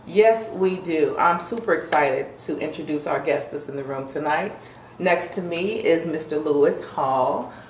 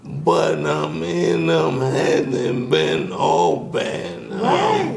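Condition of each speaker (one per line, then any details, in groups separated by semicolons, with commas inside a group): No condition
ALS; bulbar onset, first symptom raspy voice; about seven years since onset, still walking, talking, eating, daily medication; raspy voice, speech slow, effortful, many pauses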